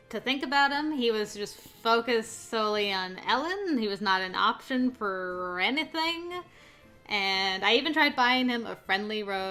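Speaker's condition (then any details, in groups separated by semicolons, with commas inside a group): No condition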